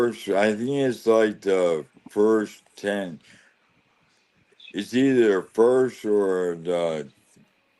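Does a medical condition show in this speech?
Yes: ALS; losing speech and swallowing.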